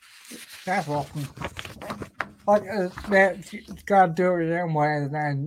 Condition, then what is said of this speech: Ataxia. Yeah, I kind of thought you had, you know, some kind of a disability because I know it affects your voice a little bit.